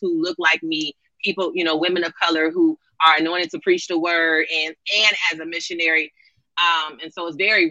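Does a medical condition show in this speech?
No.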